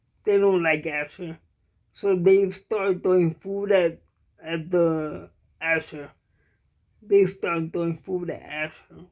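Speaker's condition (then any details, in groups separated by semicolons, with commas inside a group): Cerebral palsy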